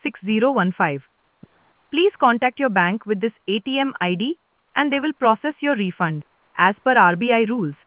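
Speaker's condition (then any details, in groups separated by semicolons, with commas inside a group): No condition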